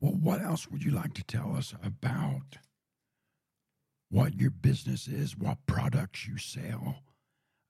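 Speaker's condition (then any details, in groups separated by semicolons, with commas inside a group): Throat cancer surgery, voice box tumor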